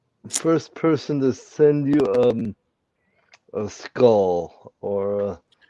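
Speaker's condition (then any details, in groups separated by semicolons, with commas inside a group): Cerebral palsy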